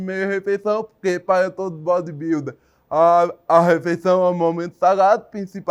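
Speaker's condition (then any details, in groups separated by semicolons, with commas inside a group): Cerebral palsy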